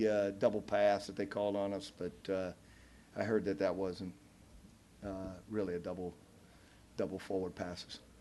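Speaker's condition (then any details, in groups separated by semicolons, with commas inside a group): No condition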